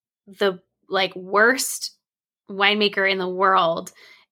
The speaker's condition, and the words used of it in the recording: No condition.